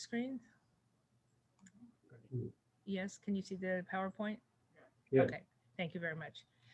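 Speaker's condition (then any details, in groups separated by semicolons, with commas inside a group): No condition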